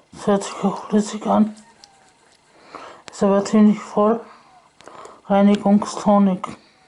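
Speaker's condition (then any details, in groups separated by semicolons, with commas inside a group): Spasticity from birth; multiple sclerosis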